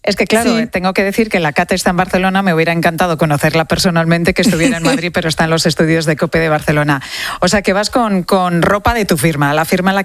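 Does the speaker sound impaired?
No.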